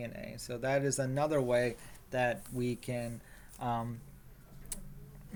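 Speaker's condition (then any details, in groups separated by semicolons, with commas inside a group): No condition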